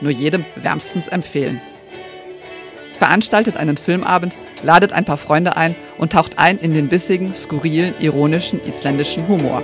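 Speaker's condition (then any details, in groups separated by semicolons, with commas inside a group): No condition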